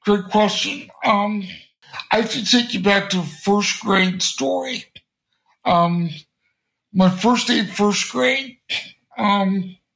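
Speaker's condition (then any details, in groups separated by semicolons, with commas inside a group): Cerebral palsy; congenital, since birth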